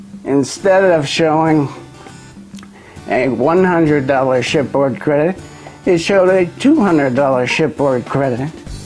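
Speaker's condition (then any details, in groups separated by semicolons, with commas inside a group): Lou Gehrig's disease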